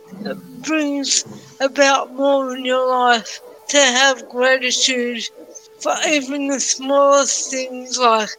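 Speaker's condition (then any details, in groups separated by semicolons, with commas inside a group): Cerebral palsy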